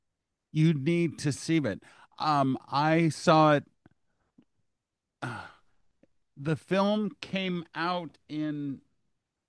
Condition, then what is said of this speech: Aphasia. I had a seizure, and I have aphasia and apraxia.